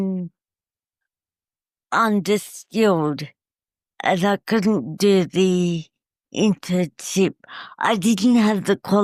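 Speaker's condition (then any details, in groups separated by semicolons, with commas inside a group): Cerebral palsy; coma after failed hip operation, long rehabilitation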